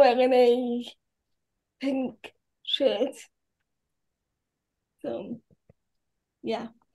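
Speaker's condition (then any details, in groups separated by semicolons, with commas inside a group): Cerebral palsy; very difficult to verbalize thoughts, speaking harder than for others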